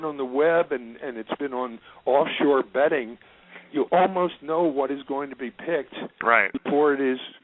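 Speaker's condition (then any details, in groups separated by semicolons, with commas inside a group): No condition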